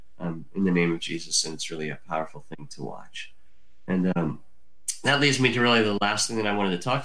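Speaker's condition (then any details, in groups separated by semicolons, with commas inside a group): Cleft lip and palate; from birth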